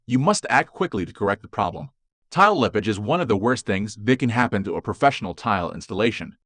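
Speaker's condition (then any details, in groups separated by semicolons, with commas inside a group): No condition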